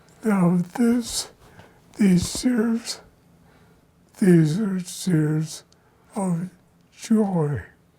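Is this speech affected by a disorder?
Yes: ALS; onset in hands; onset about 7 years ago, body failing, still speaks; voice lost timbre, losing use of voice and hands.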